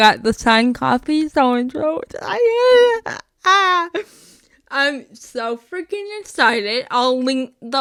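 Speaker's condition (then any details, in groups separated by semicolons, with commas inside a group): Spastic cerebral palsy, mixed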